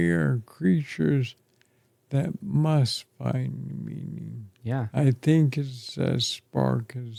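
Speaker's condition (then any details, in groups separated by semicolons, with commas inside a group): ALS; affects chest and throat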